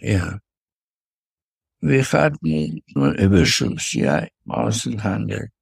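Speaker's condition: Parkinson's disease; forgets words mid-sentence

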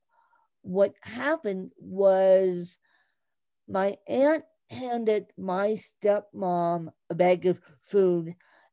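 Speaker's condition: Cerebral palsy; brain bleed day after diagnosis

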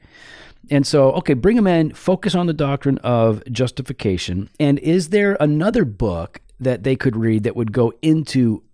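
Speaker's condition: No condition

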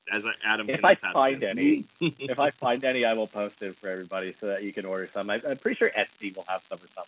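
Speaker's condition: No condition

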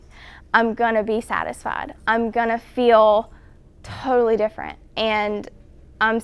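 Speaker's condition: No condition

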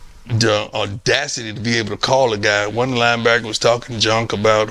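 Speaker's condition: No condition

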